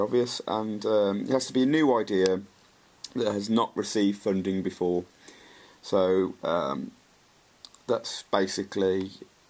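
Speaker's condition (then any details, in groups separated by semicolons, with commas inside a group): No condition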